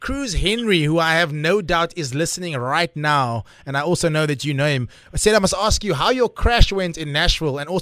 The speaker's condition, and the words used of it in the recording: None; typical speech.